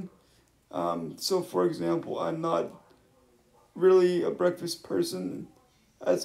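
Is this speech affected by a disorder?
Yes: cerebral palsy; wheelchair user.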